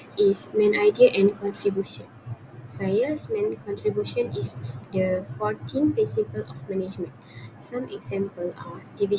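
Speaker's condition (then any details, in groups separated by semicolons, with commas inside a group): No condition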